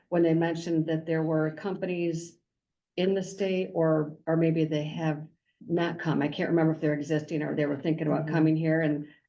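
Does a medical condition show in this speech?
No.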